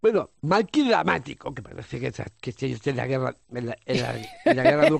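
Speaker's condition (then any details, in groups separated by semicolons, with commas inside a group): Down syndrome; congenital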